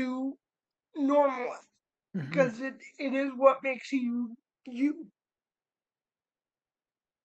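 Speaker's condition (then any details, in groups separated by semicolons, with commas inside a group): Cerebral palsy; spastic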